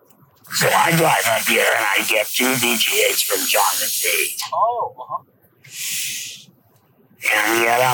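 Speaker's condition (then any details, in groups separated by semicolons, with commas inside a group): Laryngectomy; esophageal speech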